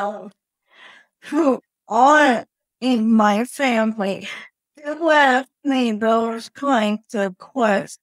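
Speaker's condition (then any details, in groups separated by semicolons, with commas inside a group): Cerebral palsy; no speech at 2.5 years, skipped babbling, speech therapy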